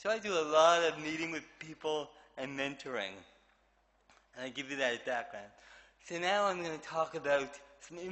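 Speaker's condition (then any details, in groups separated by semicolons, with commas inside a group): Cerebral palsy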